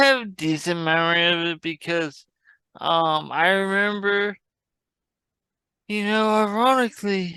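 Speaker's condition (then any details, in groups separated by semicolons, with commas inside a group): Traumatic brain injury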